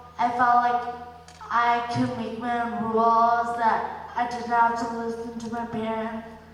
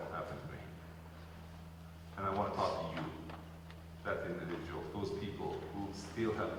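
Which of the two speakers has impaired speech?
The first: speech and balance impairment; balance problems; speech much improved, still in progress, earlier daily therapy; relearned talking in therapy, speech much improved, still working.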